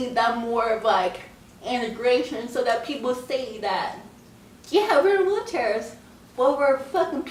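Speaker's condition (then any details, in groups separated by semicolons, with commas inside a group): Cerebral palsy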